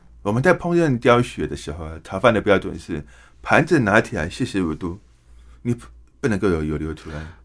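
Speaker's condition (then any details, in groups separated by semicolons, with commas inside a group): Hearing impairment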